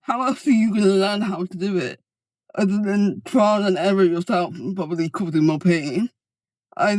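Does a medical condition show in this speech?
Yes: cerebral palsy.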